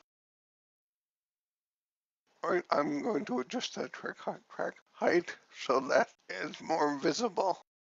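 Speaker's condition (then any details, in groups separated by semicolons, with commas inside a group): Cerebellar ataxia from brain tumour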